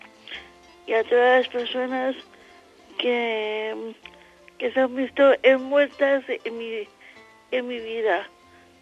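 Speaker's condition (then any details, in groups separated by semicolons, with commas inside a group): Cerebral palsy; infantile onset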